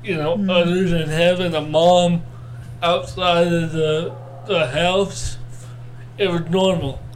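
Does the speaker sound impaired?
Yes: cerebral palsy; born not breathing.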